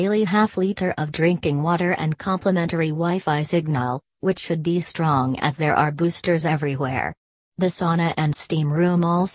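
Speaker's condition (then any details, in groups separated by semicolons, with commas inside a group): No condition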